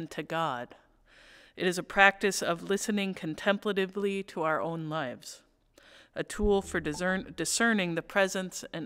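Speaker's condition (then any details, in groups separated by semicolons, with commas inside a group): No condition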